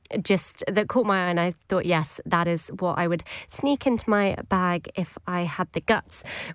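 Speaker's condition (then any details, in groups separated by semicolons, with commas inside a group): No condition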